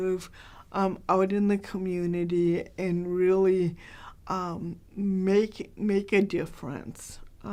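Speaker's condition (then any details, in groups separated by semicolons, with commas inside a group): Cerebral palsy, mild; hard to understand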